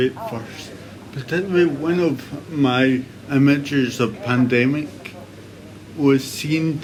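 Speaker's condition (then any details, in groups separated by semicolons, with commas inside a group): Cerebral palsy; complex operation for condition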